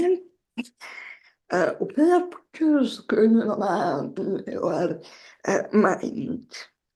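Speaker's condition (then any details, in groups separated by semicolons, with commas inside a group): Generalized dystonia; generalized, leg weakness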